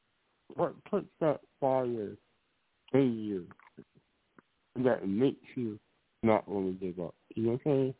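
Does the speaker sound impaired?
Yes: cerebral palsy; cerebral palsy since birth; speech may sound drunk to radio listeners.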